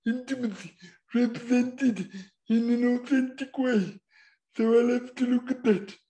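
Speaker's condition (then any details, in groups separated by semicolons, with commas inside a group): Cerebral palsy; voice described as unusual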